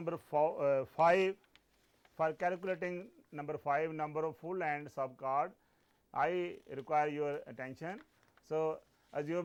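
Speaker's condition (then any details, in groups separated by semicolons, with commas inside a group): No condition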